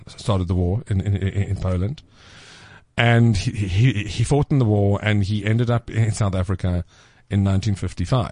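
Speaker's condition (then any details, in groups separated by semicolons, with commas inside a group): Stutter; stutter since childhood, bad in youth, shy, feared speaking e.g. ordering in restaurants; stutter still present in adulthood, no longer feared or a handicap; noticeably slows speech, worse under stress, less when relaxed; repeated sounds, repeated words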